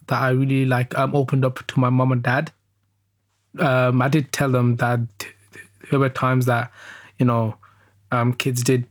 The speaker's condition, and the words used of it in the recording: Stuttering. You can probably tell in the last 30 seconds I stammered less.